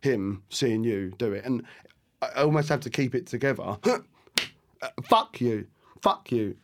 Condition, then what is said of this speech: Tourette syndrome. I'm more vocal than I was when I was younger.